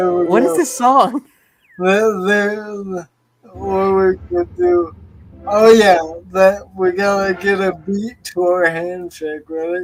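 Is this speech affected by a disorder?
Yes: cerebral palsy.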